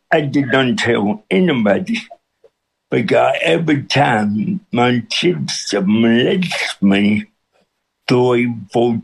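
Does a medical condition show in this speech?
Yes: cerebral palsy with speech impediment; John Hayes feared nobody could understand.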